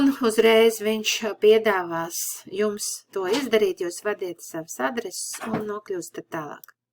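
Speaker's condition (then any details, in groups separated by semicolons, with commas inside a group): No condition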